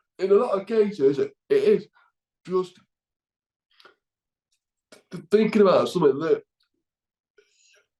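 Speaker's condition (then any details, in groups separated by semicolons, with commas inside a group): Cerebral palsy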